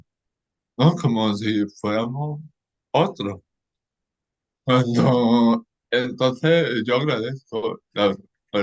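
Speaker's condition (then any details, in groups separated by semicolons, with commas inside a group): Cerebral palsy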